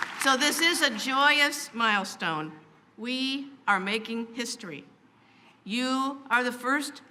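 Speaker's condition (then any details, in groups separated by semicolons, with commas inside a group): No condition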